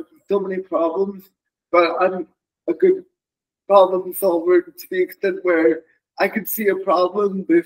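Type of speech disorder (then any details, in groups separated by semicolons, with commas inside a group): Dysarthria; cerebral palsy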